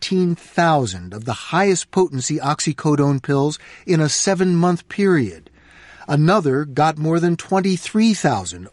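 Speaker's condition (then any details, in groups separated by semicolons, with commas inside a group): No condition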